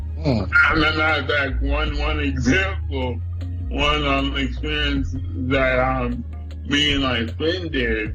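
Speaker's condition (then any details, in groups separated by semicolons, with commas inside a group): Cerebral palsy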